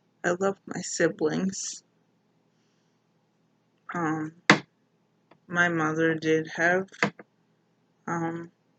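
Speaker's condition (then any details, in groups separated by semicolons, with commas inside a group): Mild cerebral palsy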